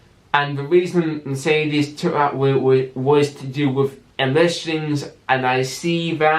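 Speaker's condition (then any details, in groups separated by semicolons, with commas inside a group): Cerebral palsy with stammer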